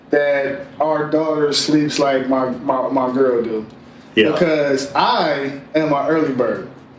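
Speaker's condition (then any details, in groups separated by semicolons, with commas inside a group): No condition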